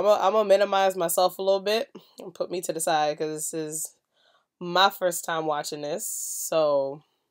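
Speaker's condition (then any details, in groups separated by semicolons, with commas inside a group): No condition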